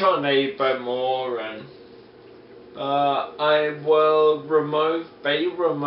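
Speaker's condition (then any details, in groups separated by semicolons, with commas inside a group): Multiple sclerosis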